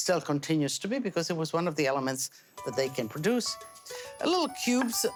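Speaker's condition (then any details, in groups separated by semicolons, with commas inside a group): No condition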